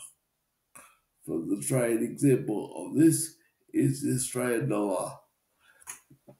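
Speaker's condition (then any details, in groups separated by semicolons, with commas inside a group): Cerebral palsy; uses wheelchair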